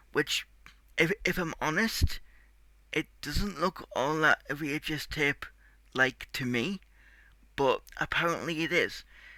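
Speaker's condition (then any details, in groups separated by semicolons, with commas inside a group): Cerebral palsy; tight muscles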